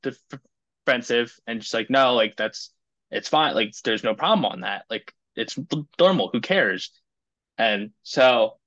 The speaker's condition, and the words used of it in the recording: Stuttering. Though I may look tense, it's just me getting stuck.